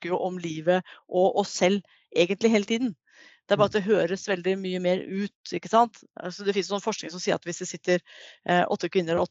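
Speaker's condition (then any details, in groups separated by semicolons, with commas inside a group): No condition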